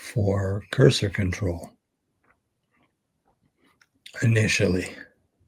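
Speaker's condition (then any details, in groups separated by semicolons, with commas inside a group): ALS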